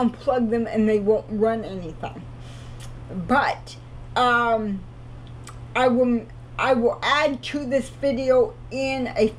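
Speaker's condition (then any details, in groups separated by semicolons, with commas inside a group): Cerebral palsy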